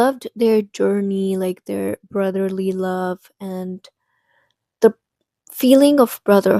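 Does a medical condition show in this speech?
No.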